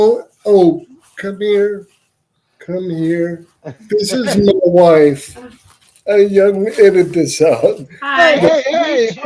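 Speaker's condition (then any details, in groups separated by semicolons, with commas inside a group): Cerebral palsy; uses wheelchair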